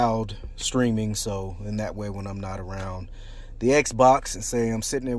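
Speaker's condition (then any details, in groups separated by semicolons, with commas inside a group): No condition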